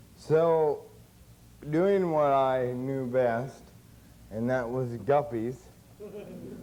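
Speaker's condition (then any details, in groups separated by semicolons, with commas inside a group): Cerebral palsy; since birth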